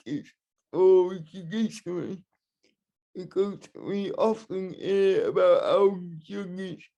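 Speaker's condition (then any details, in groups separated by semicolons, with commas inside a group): Cerebral palsy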